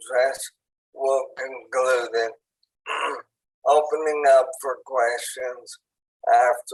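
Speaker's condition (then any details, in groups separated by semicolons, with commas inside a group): ALS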